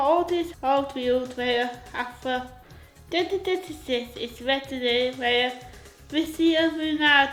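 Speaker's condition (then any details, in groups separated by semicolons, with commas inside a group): Cerebral palsy; from birth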